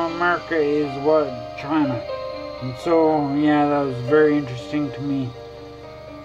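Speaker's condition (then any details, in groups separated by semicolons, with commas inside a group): Traumatic brain injury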